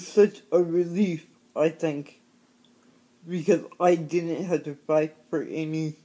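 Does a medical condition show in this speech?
Yes: cerebral palsy; mild to moderate impediment, only yes/no at 4, speech therapy.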